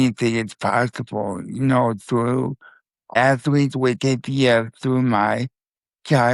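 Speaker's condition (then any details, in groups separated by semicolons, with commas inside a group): Spastic quadriplegic cerebral palsy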